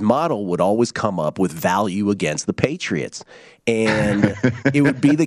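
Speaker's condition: No condition

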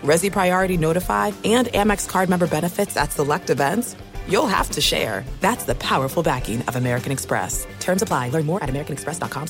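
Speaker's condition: No condition

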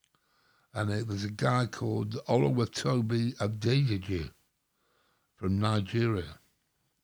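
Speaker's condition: Stroke, mini stroke; speech coming back

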